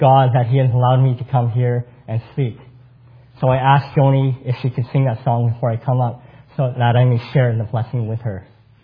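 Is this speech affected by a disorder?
Yes: cleft palate; congenital cleft palate.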